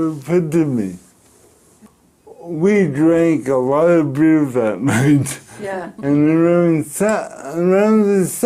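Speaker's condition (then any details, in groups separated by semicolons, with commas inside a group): Cerebral palsy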